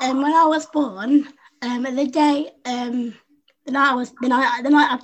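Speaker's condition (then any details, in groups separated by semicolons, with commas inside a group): Down syndrome; congenital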